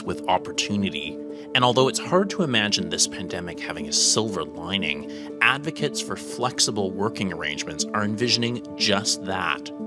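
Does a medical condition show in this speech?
No.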